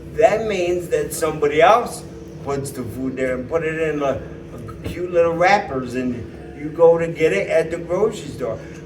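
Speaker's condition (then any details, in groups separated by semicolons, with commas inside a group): Cerebral palsy; needs substantial care assistance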